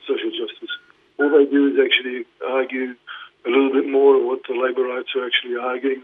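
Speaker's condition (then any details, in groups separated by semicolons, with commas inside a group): Parkinson's; diagnosed 2019, led to retirement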